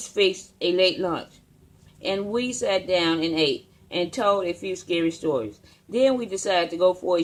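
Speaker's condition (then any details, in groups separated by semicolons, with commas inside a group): No condition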